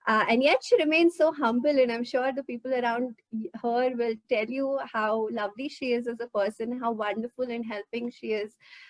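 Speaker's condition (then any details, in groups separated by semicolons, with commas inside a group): No condition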